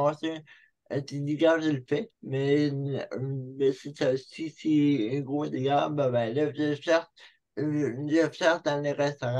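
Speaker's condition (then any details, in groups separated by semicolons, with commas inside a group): Cerebral palsy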